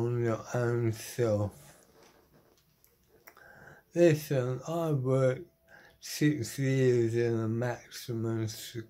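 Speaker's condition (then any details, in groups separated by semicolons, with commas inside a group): Motor neuron disease; terminal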